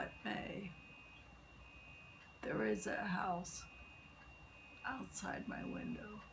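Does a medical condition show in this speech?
Yes: multiple sclerosis; legs and arms affected.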